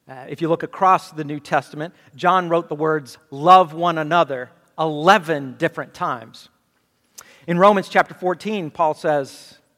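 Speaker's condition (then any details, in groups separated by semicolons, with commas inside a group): No condition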